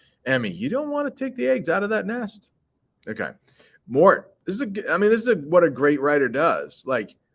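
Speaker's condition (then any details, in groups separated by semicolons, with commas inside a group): No condition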